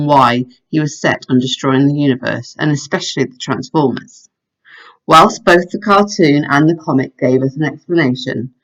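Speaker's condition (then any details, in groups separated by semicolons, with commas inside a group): No condition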